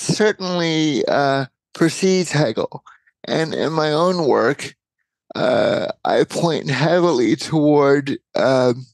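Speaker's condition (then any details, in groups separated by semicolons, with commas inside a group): Cerebral palsy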